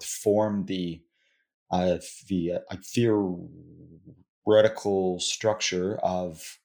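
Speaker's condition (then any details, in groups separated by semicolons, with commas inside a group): Stuttering; stuttering since childhood; stutters throughout interview; allows stuttering rather than trying to be fluent; prolonged sounds, blocks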